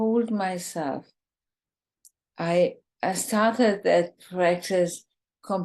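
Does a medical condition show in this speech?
Yes: ALS, bulbar form, bulbar onset; just diagnosed, slight symptoms about six months.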